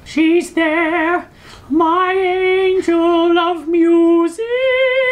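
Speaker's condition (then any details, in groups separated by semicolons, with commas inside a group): No condition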